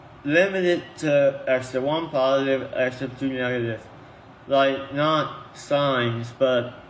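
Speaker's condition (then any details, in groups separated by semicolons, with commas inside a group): Tongue cancer surgery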